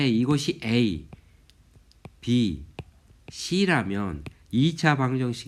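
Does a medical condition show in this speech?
No.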